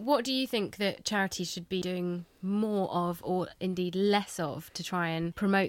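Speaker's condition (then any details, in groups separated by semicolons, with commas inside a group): No condition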